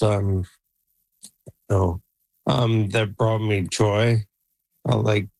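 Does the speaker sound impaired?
Yes: ALS; Elon Musk's N1 brain implant surgery in clinical trial, controls computer by thought; age 48, implant currently used for communicating by computer, symptoms progressing; voice deteriorating, expects soon to lose ability to talk, plans ai voice via neuralink.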